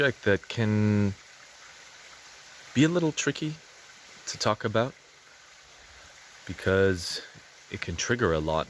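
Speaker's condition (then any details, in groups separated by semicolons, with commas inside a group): No condition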